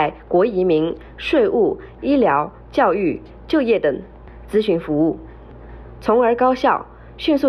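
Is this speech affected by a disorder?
No.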